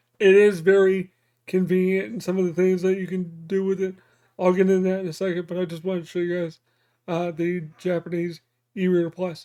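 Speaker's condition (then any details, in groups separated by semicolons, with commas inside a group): Cerebral palsy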